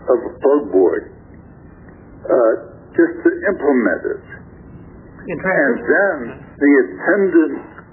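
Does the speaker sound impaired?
Yes: stroke affecting throat muscles; first stroke about 3 years ago, left side totally paralyzed, then three more small strokes; much mobility recovered with therapy; last small stroke affected throat muscles, tough time talking, listener says speech sounds fine.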